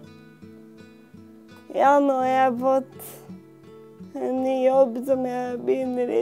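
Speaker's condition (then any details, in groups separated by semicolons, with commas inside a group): Cerebral palsy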